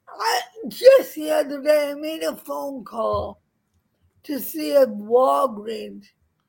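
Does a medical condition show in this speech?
Yes: cerebral palsy; permanent, wobbly gait, frequent falls; age 71, back in physical therapy for frequent falls, cane advised against, no pain, not worsening; described as drooly and funny, once judged too poor for teaching, mistaken for drunk.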